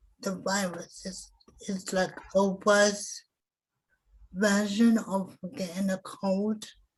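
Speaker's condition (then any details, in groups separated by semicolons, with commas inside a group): Cerebral palsy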